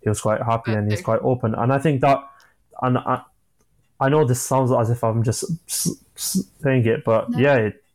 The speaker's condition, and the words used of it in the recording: Stuttering. Like, I have a stammer, but I don't care.